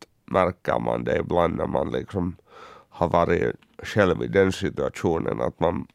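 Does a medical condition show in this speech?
Yes: cerebral palsy; uses wheelchair.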